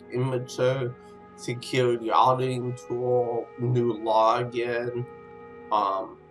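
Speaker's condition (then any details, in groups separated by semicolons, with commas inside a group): Cerebral palsy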